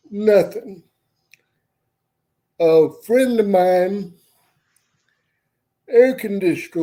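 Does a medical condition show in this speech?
Yes: cerebral palsy; wheelchair user.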